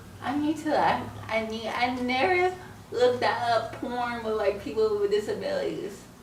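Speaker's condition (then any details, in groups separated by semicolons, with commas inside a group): Cerebral palsy; scoliosis, spine and leg surgery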